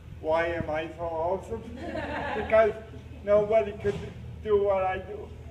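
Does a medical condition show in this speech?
Yes: cerebral palsy; uses a lift for transfers.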